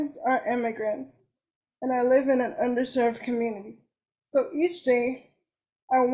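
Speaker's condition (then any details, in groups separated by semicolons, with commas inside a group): Cerebral palsy; uses wheelchair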